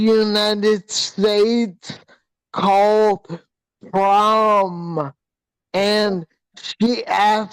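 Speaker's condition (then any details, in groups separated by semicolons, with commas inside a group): Hydrocephalus with shunt failure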